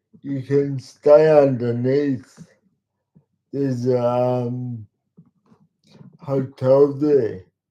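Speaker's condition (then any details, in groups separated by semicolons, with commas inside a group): Cerebral palsy; talks slowly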